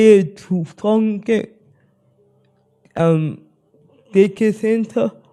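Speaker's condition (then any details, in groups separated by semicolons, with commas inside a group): Spastic cerebral palsy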